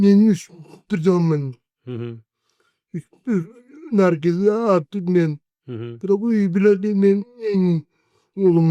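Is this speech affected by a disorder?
Yes: cerebral palsy; 40 years with condition.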